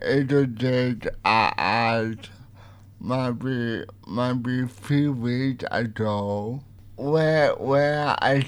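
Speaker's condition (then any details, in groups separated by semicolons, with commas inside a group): Cerebral palsy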